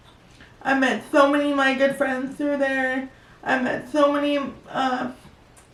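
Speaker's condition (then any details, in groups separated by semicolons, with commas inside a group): Cerebral palsy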